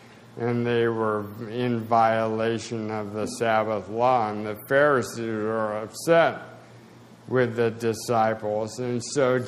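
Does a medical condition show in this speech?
Yes: spasticity, mild.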